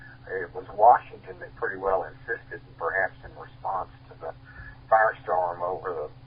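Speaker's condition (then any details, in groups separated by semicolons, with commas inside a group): No condition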